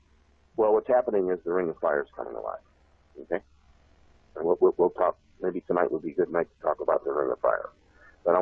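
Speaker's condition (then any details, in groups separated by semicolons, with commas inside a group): No condition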